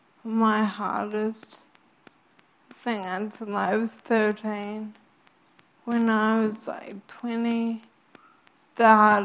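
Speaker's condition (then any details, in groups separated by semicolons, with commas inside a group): Friedreich's ataxia; degenerative, gets worse over time, spinal surgery at 13 for curved spine; progressive, kept getting worse, many things can no longer do, life-limiting; cannot speak if quiet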